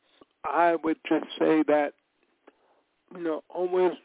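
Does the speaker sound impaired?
Yes: cerebral palsy; from birth.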